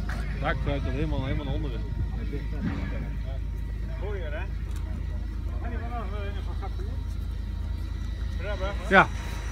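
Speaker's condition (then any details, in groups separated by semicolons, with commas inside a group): No condition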